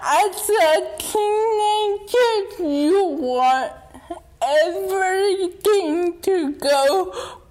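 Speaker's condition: Dystonia; brain damage sometimes in basal ganglia, lost control over body, nervous system affected, wheelchair user, hands affected; physical, occupational, speech therapy, therapeutic recreation at CRIT, Teletón USA, about 8 years, tires after therapy; takes deep breath and relaxes when tense to gain control, calms before able to speak

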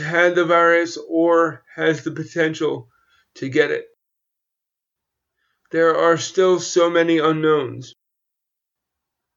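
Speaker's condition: Cerebral palsy; since childhood

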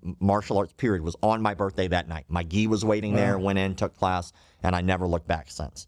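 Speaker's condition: Cleft lip and palate

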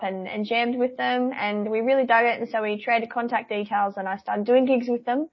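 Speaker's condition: Cleft palate; congenital cleft palate, no palate roof at birth, repair surgeries at 18 months, palate later stretched; palate not closing correctly before revision, now projects with ease, more singing control

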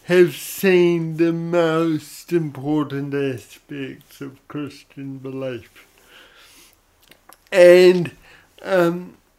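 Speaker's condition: Cerebral palsy; odd sort of voice

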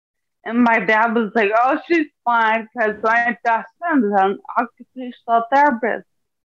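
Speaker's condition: Ataxia; stroke during benign brainstem tumor surgery at 26, right side numb, wheelchair one year; had speech, physical and occupational therapy

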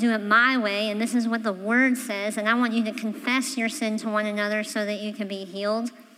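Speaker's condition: Cleft palate; voice sounds different, half of voice vibrations go through nose, nasal resonance

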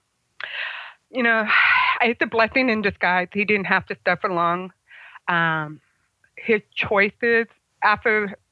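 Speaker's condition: Congenital hearing loss; congenital deafness, mother had German measles in pregnancy, about 75% hearing loss

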